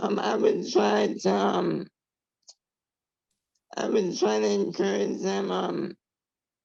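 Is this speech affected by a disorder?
Yes: traumatic brain injury.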